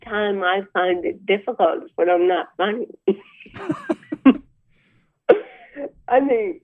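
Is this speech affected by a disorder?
Yes: cerebral palsy; deaf, ungraceful movement, very slow handwriting, past spinal cord surgery, walking poor afterward; about 63 years old.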